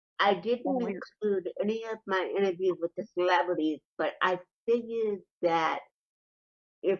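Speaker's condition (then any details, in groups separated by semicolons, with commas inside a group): Cerebral palsy; neck surgery at 43; slow typing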